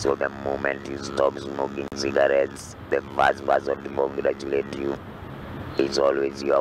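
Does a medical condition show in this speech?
Yes: laryngectomy for larynx cancer; voice box removed, larynx cancer from smoking; cancer survivor; cannot speak naturally, uses artificial larynx under chin.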